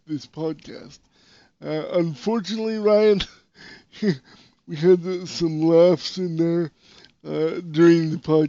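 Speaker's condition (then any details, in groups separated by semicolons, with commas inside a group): Cerebral palsy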